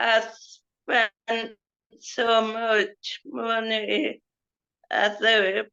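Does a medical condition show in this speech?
Yes: cerebral palsy; affects speech and mobility.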